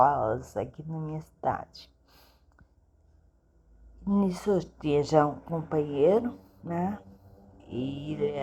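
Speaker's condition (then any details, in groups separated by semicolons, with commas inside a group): Cerebellar ataxia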